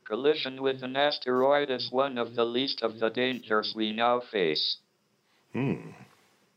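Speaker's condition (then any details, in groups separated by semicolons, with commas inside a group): Motor neuron disease (ALS), speech-generating device; diagnosed during phd at cambridge university, progressive weakness, muscle wastage, walking difficulty; body hardly works at all, bodily discomfort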